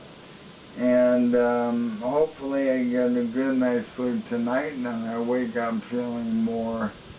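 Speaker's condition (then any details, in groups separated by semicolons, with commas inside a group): ALS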